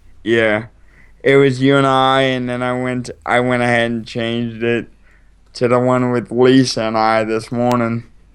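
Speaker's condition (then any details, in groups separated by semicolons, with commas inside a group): Cerebral palsy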